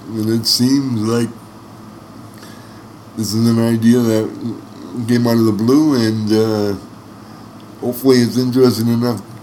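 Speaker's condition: Cerebral palsy; uses wheelchair for mobility

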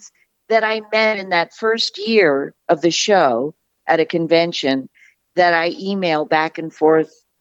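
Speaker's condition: No condition

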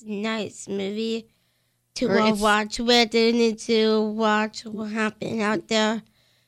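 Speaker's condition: Down syndrome; extra 21st chromosome, present from conception

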